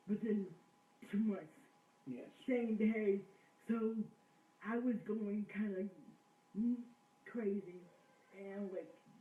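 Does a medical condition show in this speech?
Yes: cerebral palsy.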